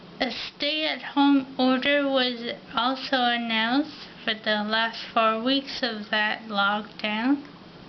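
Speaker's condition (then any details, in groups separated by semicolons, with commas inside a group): Ataxia; diction sometimes unclear, swallowing difficulty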